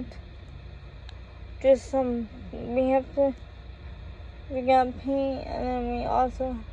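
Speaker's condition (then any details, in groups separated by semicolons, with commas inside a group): Cerebral palsy, spastic quadriplegic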